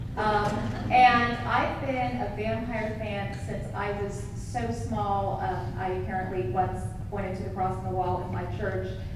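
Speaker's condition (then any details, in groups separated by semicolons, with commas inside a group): No condition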